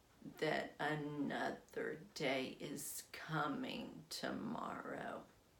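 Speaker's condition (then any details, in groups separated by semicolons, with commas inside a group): Essential tremor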